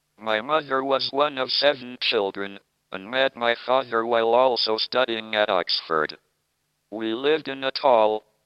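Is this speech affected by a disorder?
Yes: motor neurone disease, through a speech-generating device; onset age 21 during Cambridge PhD, tracheostomy after pneumonia at CERN, cannot walk, wheelchair user; speaks only through computerized voice; early speech impediment, steadily worsened, voice lost after tracheostomy, earlier thumb-controlled voice box.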